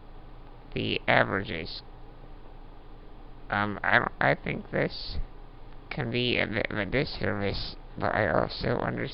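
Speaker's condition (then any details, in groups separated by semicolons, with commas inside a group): Duchenne muscular dystrophy; voice audibly worsening late in recording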